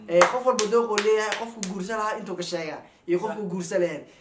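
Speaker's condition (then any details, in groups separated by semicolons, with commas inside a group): No condition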